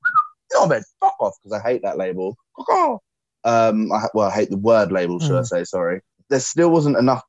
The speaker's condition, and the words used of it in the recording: Tourette syndrome. So then I can be able to like control my tics a little bit better.